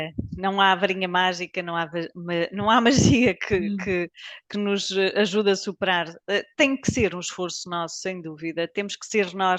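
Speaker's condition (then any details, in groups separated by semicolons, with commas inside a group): No condition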